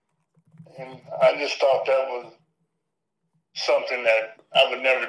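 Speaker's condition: Parkinson's disease; left knee replaced, rehabilitation after replacement; symptoms vary day to day, some days legs feel good

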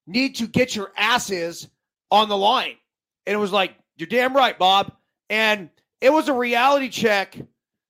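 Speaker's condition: No condition

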